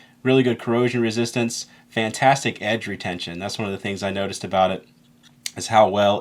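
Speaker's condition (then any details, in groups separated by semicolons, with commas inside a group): No condition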